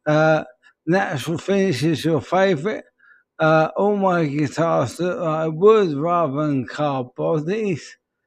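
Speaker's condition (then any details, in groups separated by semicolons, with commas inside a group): ALS; peculiar voice, speech very difficult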